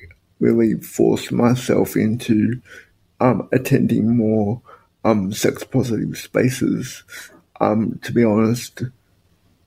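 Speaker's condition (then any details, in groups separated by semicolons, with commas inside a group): Spastic quadriplegic cerebral palsy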